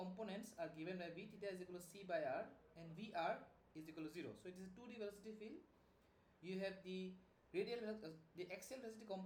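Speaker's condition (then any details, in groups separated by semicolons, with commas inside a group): No condition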